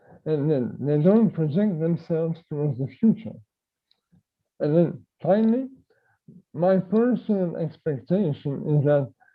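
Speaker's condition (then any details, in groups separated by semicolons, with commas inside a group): Myotonic dystrophy; type 1, adult onset; muscle weakness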